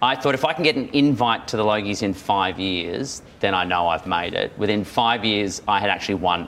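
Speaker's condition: No condition

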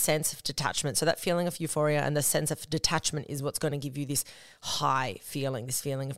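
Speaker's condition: No condition

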